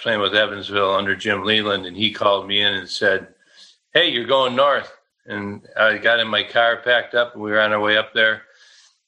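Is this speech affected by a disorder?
Yes: Parkinson's disease; right brain more affected, left body side compromised, early muscle, posture changes, limp, prior neck surgery; ongoing therapy and medication; once unable to talk on broadcast around diagnosis.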